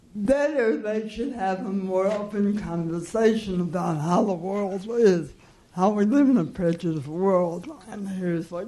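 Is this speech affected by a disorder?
Yes: cerebral palsy.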